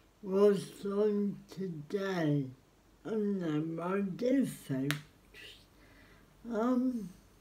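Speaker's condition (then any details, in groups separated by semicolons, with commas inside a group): Cerebral palsy; spastic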